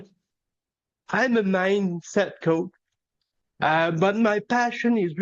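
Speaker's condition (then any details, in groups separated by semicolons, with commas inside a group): Cerebral palsy; present from birth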